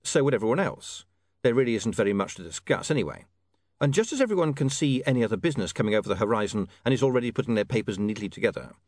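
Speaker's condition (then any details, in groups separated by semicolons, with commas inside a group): No condition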